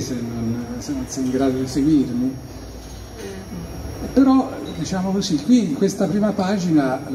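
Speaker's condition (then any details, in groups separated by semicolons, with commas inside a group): No condition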